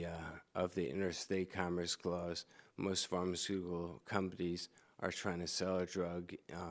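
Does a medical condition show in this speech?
Yes: ALS; diaphragm weakening, voice may be hard to hear.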